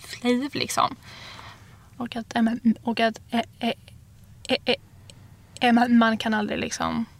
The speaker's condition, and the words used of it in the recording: Stuttering. Eller så här, för minas stamning kan inte jag kontrollera eller påverka alls liksom.